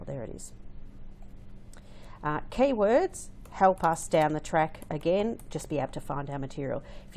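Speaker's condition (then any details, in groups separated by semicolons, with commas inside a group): No condition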